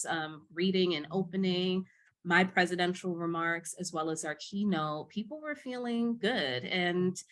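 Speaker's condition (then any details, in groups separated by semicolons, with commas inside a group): No condition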